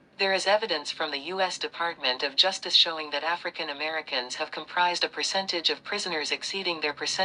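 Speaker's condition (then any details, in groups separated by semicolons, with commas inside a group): No condition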